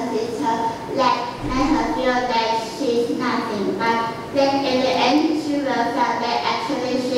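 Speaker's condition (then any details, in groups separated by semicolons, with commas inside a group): Cerebral palsy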